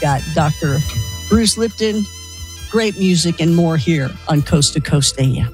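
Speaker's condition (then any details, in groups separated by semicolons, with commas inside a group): No condition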